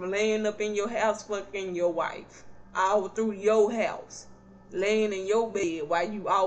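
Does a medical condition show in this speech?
Yes: cerebral palsy; not paralyzed, can stand.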